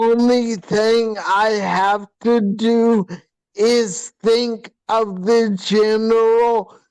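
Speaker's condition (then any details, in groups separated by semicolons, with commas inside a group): Hydrocephalus with shunt failure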